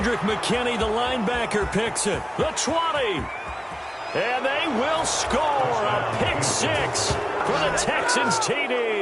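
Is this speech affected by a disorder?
No.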